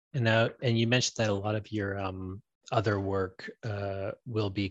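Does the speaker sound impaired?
No.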